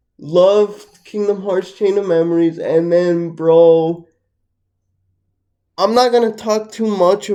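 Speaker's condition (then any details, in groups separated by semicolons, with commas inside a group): Cerebral palsy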